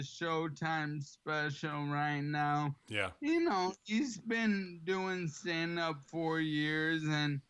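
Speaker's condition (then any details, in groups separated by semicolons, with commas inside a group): ALS; slightly slurred, has to slow down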